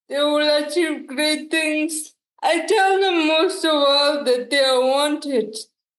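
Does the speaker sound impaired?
Yes: cerebral palsy; diagnosed at 6 months old, quadriplegic.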